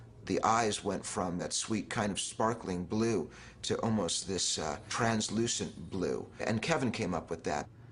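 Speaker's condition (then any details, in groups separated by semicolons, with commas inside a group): No condition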